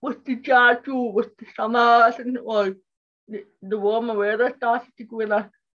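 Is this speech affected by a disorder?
Yes: cerebral palsy; left side affected, walking and dexterity difficulties, profoundly deaf, tightens easily, riding for disabled 15 years; speech impairment.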